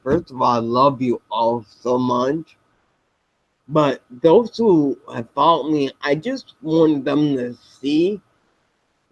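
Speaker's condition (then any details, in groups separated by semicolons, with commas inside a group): Spinocerebellar ataxia type 7, SCA7; speech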